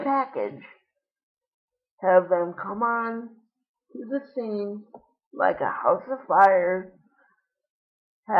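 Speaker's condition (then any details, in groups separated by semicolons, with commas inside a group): Cerebral palsy; lifelong, wheelchair user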